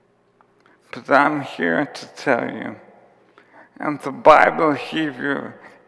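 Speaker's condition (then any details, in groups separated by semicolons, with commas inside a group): ALS; onset with tiredness and clumsiness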